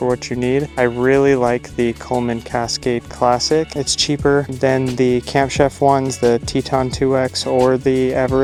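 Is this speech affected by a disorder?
No.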